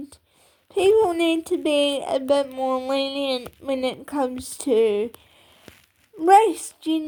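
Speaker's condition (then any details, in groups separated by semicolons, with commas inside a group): Cerebral palsy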